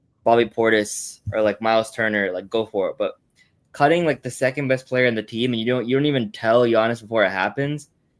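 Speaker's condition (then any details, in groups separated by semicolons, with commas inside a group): No condition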